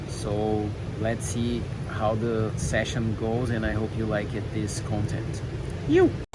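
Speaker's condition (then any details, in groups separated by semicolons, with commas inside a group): No condition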